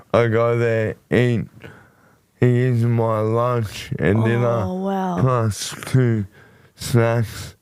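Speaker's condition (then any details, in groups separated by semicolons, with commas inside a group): Motor neurone disease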